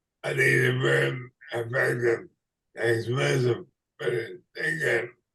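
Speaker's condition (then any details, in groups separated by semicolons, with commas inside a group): ALS/MND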